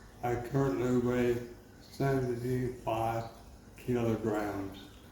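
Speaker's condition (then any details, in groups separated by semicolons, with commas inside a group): Motor neurone disease (ALS); PEG feeding tube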